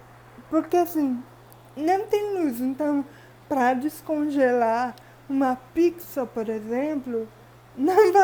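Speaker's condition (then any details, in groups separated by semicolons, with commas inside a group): Cerebral palsy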